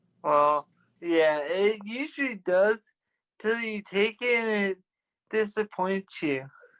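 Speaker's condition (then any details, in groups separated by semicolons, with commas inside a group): Traumatic brain injury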